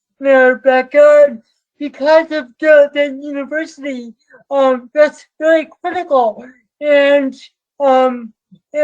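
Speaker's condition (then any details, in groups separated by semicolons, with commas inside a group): Cerebral palsy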